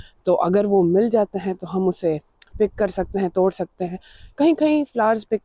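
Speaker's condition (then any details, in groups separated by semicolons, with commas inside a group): No condition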